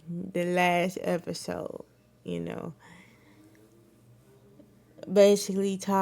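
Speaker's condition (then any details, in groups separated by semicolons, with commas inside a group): Cerebral palsy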